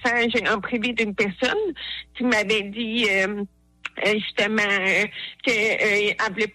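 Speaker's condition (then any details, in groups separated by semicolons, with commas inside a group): Hearing loss; hard of hearing, disability not very visible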